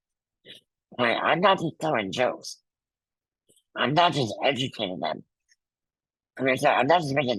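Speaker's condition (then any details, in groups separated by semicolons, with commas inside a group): Muscular dystrophy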